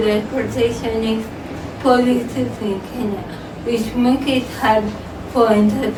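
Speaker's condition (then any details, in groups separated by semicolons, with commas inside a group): Cerebral palsy; from birth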